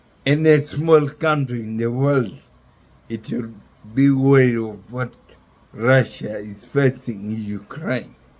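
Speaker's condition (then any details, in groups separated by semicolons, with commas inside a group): Speech impairment after surgeries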